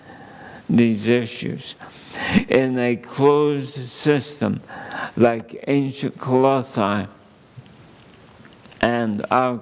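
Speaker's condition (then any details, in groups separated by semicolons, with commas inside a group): ALS; seeing doctors for multiple organic issues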